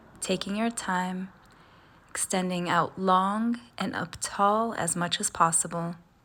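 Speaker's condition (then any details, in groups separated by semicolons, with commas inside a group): No condition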